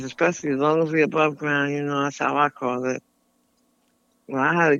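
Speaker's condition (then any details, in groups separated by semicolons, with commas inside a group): Tongue cancer; tumor on side of tongue from back tooth digging in, non-healing open sore, smoking and drinking; lisp, earlier sounded less clear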